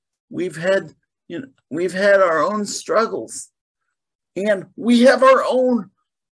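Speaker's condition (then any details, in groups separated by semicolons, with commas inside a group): Cerebral palsy; mainly lower limbs affected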